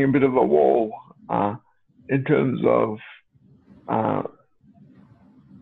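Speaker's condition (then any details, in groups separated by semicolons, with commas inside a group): Cerebral palsy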